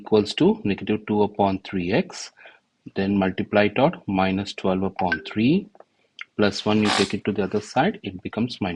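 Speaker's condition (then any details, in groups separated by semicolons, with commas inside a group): No condition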